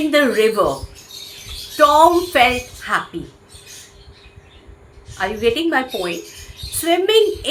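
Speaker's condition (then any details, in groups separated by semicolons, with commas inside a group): No condition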